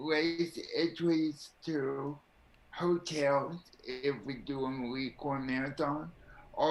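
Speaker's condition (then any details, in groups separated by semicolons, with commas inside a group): Cerebral palsy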